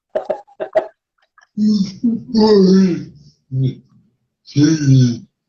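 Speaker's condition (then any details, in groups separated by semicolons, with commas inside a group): Cerebral palsy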